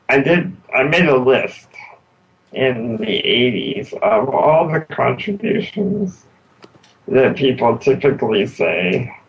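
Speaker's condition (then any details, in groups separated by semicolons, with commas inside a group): Spinal muscular atrophy; complete quadriplegia from spinal muscular atrophy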